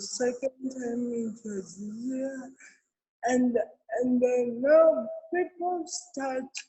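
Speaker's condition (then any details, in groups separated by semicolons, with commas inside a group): Cerebral palsy; therapy from six months old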